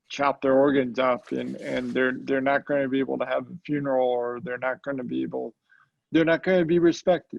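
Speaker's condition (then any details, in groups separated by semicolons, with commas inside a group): Cerebral palsy, mild; mild form affects speech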